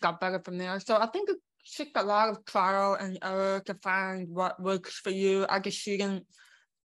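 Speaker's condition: Born deaf; congenital deafness

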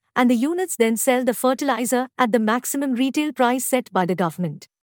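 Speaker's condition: No condition

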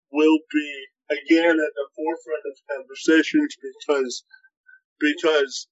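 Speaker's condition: Cerebral palsy, spastic quadriplegia

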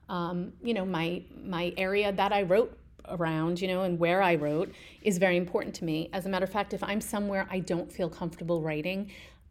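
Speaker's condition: No condition

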